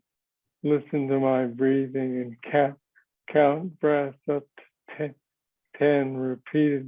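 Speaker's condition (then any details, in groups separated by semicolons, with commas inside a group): Parkinson's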